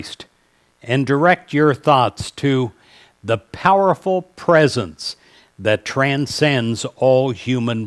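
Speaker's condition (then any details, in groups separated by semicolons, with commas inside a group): No condition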